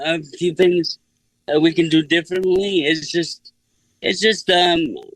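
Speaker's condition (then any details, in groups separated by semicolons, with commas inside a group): Cerebral palsy; speech unaffected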